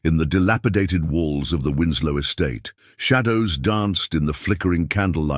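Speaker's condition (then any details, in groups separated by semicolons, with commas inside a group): No condition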